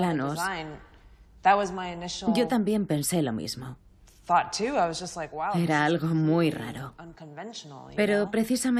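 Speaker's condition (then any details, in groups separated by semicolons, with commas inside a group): No condition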